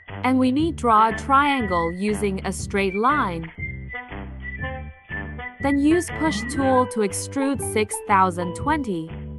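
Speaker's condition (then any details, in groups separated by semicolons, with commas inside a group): No condition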